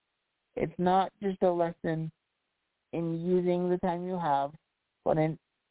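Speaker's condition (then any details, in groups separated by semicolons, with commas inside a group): Cerebral palsy; daily walking practice down block and back set by father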